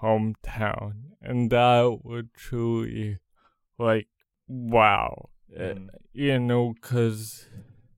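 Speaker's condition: Cerebral palsy; congenital

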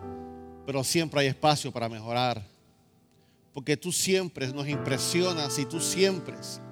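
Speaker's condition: No condition

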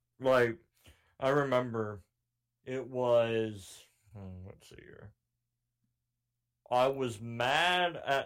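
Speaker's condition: Cleft palate; cleft palate since childhood

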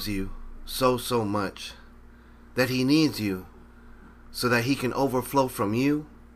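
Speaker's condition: No condition

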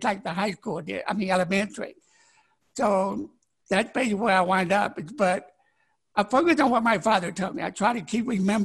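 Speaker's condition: Deafness; born deaf, partially blind, learning disability, sign language learned at 21, broke neck, head injury, two strokes, paralyzed once; could not speak until age ten

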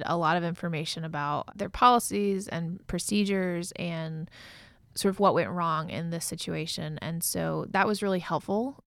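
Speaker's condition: No condition

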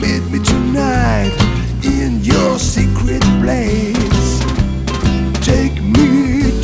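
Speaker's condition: No condition

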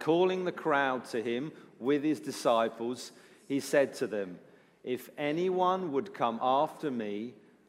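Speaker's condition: No condition

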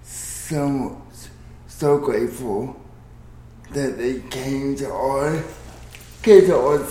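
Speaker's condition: Cerebral palsy; cerebral palsy with body spasms and gyrations; daily fight against body spasms and gyrations

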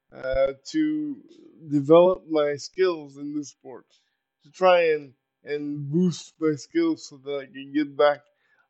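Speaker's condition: Cerebral palsy; very poor balance

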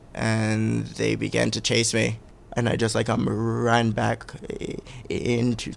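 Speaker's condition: Stutter; stuttering throughout interview, enough to lengthen recording, partly edited out, some kept in; prolonged sounds

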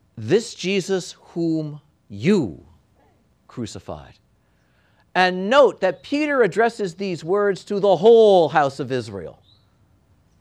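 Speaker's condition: No condition

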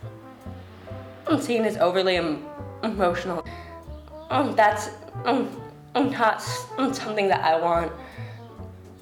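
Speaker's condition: Stutter; stutter since childhood, avoided oral communication in earlier life; speaks with audible stutter in this recording; often stutters over own name, listeners think name forgotten, listeners may need time to adjust; prolonged sounds

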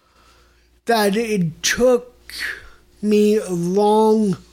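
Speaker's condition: Mild cerebral palsy; slightly higher-pitched than typical male voice

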